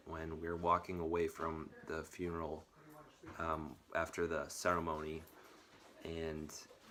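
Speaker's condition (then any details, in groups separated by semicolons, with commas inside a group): No condition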